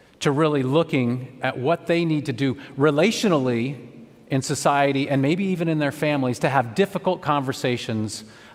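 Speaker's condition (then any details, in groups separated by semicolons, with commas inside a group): No condition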